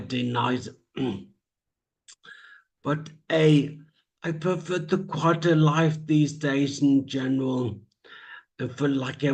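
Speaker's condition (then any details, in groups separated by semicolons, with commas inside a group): Traumatic brain injury; speech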